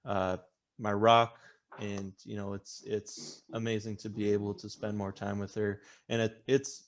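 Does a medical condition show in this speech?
No.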